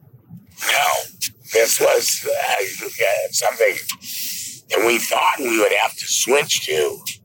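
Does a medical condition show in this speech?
Yes: laryngectomy; rattles esophagus like vocal cords.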